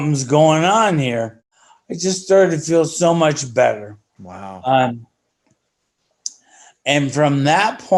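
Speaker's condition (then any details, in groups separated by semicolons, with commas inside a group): ALS; spasticity as early symptom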